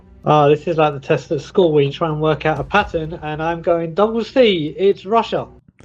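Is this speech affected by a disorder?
No.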